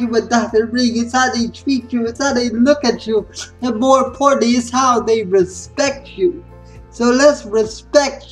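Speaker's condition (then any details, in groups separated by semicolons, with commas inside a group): Spastic cerebral palsy; spastic quadriplegic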